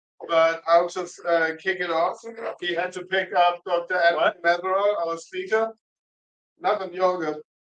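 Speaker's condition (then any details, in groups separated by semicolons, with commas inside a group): No condition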